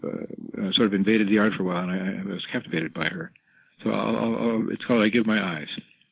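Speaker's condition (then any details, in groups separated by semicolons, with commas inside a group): Parkinson's disease, rigidity-predominant, no tremor; 11 years into illness, ability to walk almost gone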